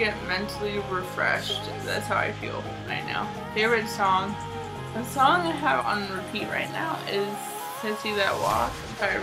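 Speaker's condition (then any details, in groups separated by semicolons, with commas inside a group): Cerebral palsy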